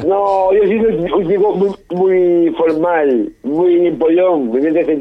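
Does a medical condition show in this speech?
Yes: Down syndrome.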